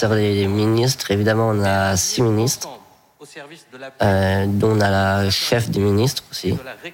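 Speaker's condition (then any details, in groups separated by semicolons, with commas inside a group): Down syndrome (trisomy 21)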